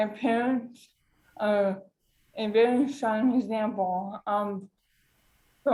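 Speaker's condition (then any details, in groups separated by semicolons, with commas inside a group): Cerebral palsy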